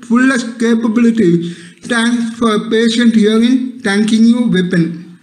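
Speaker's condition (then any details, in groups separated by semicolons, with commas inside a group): Cerebral palsy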